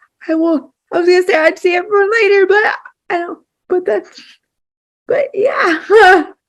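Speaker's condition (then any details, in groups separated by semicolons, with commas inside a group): Cerebral palsy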